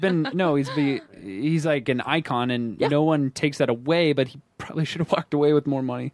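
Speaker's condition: No condition

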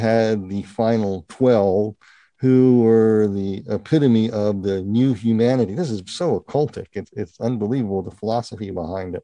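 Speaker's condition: Partial cleft palate; congenital

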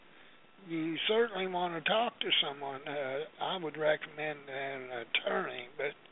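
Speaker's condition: Parkinson's disease; shaking at time of recording

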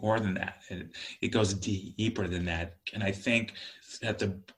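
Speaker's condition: Stutter; stutter since childhood, bad at ages six to nine; repeated words, prolonged sounds

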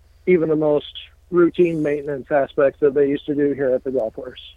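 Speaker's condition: No condition

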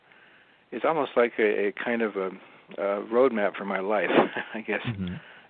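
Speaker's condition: Parkinson's disease; diagnosed while still working

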